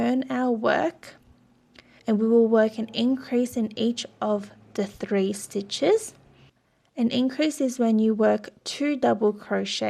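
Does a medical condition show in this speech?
No.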